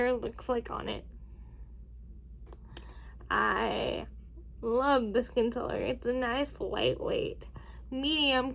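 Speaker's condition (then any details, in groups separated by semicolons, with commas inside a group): Cerebral palsy, spastic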